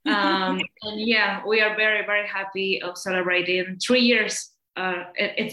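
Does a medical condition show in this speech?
No.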